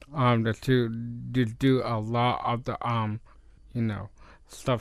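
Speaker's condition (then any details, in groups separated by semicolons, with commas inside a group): Down syndrome; extra copy of chromosome 21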